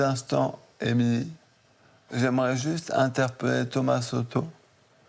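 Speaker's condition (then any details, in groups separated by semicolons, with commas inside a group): Maladie de Charcot (ALS); onset left hand trembling, cause unknown; wheelchair after walker, difficulty moving, no treatment; speaking effortful, eating affected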